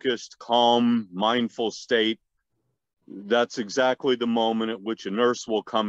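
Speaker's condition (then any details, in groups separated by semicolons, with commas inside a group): No condition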